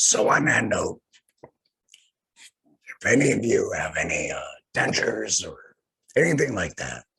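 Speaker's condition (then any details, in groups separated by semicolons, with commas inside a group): Laryngectomy; post-surgery, new dentures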